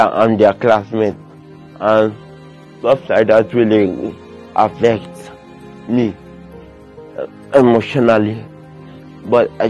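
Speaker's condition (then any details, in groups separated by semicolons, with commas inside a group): Cerebral palsy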